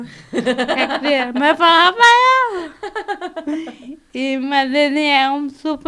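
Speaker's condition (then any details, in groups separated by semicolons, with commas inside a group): Cerebral palsy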